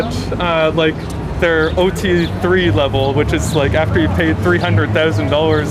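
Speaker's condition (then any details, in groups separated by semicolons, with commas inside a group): No condition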